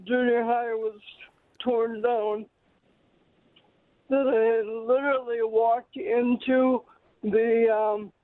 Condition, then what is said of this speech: Cerebral palsy. But I have a mild degree of cerebral palsy, which affects, of course, the speech, as you can tell from the way I'm speaking, and now mild hearing loss.